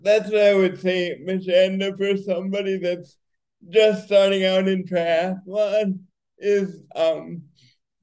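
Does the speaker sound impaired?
Yes: cerebral palsy; wheelchair user.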